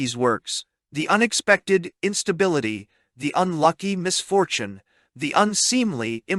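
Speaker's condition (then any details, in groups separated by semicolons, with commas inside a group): No condition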